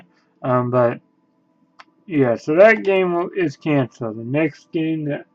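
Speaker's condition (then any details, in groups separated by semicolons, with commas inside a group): Cerebral palsy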